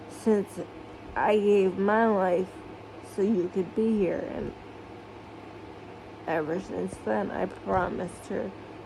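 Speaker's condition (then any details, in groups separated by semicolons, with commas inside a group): Cerebral palsy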